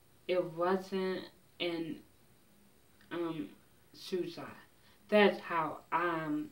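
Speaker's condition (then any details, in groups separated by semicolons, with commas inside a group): Mild cerebral palsy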